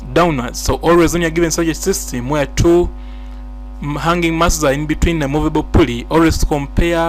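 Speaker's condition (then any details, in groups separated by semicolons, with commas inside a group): No condition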